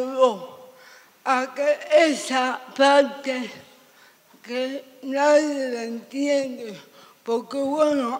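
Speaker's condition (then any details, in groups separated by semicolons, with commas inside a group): Severe cerebral palsy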